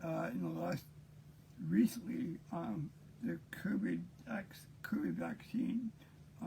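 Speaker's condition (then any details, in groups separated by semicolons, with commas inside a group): Cerebral palsy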